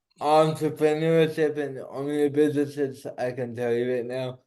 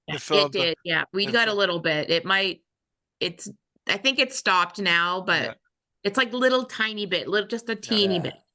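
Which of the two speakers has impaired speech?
The first: cerebral palsy; diagnosed after cardiac arrest.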